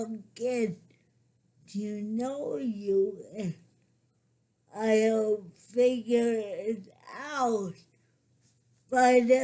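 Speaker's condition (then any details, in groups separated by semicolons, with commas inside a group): Cerebral palsy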